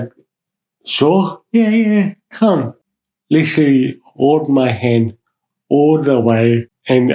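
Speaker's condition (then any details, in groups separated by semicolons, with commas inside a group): Mild cerebral palsy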